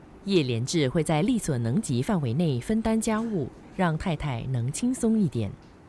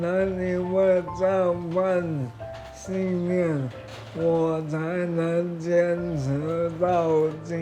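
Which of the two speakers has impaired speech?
The second: amyotrophic lateral sclerosis; diagnosed 11 years ago, mobility issues; can still speak and eat.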